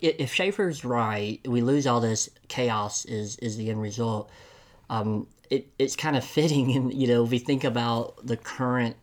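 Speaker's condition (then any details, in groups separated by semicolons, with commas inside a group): Cleft lip and palate; congenital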